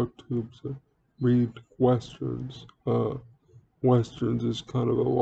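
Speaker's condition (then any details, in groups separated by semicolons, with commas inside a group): Cerebral palsy; speaks relatively well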